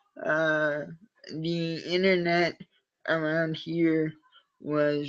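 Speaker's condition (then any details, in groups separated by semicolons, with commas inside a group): Cerebral palsy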